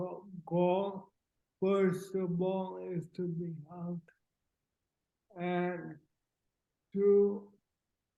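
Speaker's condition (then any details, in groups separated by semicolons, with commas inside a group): Cerebral palsy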